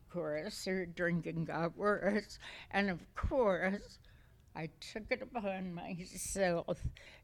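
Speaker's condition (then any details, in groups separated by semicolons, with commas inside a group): Essential tremor; essential tremor affecting voice; may be hard to understand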